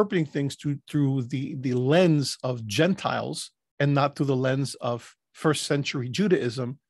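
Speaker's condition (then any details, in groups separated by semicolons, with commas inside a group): No condition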